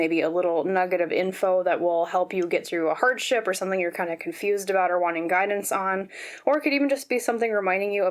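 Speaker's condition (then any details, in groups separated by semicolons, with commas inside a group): No condition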